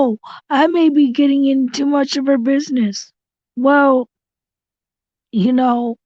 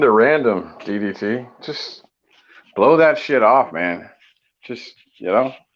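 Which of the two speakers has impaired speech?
The first: cerebral palsy; visible disability; mostly independent.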